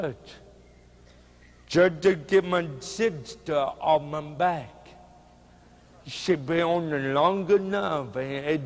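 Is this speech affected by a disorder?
Yes: cerebral palsy; speech hard to understand.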